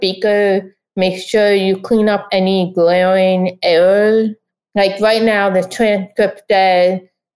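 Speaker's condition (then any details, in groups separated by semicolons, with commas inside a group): Deafness; lifelong, cannot use audio-only resources or screen readers; follows conversation via live ai transcription on tablet; speaks unaided, ai transcription needed adapting to own voice, cannot understand own recorded speech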